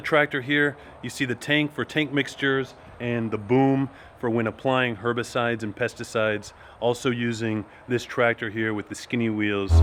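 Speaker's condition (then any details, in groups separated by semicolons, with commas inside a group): No condition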